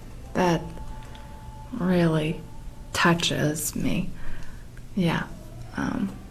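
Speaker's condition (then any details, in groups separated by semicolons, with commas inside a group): Aphasia; acquired after bike accident while exercising, onset three months after graduating, relearned thinking, speaking, getting up; 19 years since onset, sings solo in Aphasia Choir of Vermont, founded by Karen McPheeters-Leary; struggles with language and word finding, had to relearn speaking, can sing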